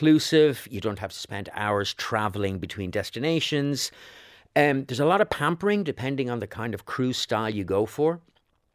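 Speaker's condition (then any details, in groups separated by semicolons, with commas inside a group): No condition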